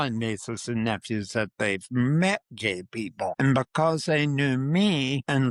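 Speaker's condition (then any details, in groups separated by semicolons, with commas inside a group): Parkinson's disease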